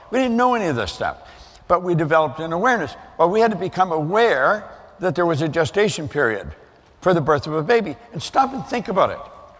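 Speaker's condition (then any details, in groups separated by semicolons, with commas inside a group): No condition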